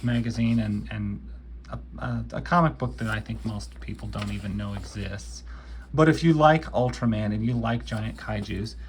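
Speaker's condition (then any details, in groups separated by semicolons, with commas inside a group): No condition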